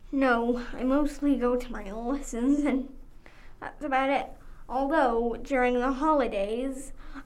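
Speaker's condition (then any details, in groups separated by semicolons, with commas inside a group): Cerebral palsy; wheelchair use reduced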